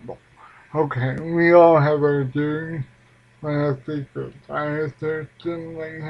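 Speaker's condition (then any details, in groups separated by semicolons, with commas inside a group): Cerebral palsy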